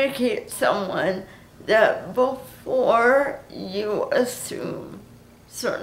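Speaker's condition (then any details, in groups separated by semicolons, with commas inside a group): Cerebral palsy; prenatal stroke, right brain, limited left side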